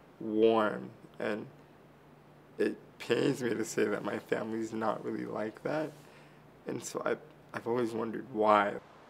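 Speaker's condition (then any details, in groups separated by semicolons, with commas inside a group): Cerebral palsy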